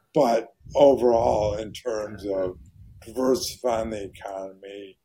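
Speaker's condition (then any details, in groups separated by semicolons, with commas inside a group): ALS; probably hereditary, father and uncle died of ALS; voice very hoarse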